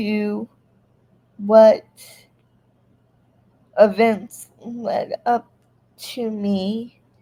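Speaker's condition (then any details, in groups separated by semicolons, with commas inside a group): Cerebral palsy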